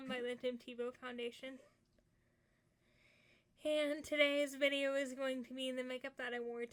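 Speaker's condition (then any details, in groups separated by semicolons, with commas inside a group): Cerebral palsy, spastic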